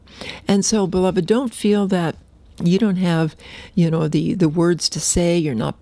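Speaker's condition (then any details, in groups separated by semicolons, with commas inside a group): No condition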